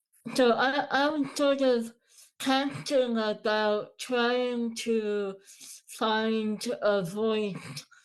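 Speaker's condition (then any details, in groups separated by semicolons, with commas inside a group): Moebius syndrome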